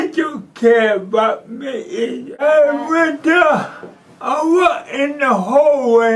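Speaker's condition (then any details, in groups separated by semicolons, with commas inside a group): Cerebral palsy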